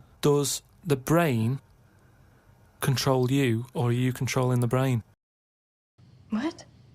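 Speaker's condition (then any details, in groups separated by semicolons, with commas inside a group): No condition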